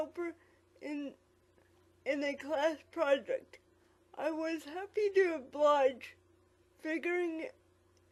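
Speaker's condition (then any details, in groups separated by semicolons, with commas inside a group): Quadriplegic cerebral palsy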